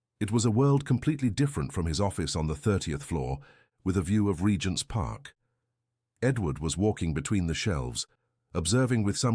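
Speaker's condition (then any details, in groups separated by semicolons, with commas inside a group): No condition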